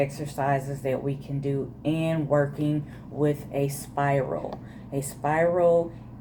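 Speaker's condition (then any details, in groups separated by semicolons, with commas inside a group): No condition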